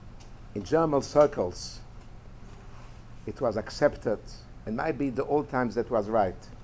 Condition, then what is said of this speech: None; typical speech.